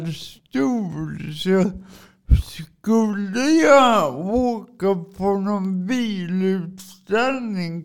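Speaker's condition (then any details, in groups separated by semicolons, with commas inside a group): Cerebral palsy; drives adapted car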